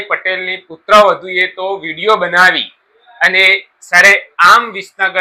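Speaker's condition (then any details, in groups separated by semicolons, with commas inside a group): No condition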